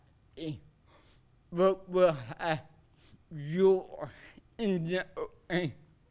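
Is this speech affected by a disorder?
Yes: cerebral palsy.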